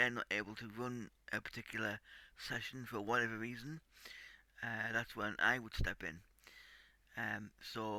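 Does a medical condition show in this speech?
Yes: cerebral palsy; tight muscles.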